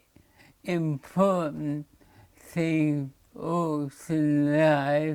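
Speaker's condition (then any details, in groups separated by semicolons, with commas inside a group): Motor neurone disease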